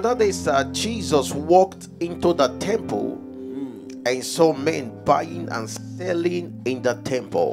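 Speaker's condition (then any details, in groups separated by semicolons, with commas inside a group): No condition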